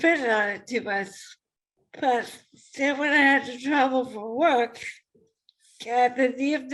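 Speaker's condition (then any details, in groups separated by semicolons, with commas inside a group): ALS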